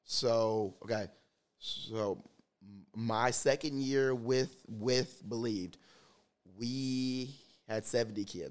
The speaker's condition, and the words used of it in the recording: Stuttering. He was like, man, he stutters a little bit. So you got to have patience, you know?